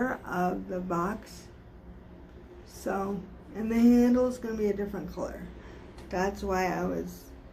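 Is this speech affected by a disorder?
Yes: cerebral palsy.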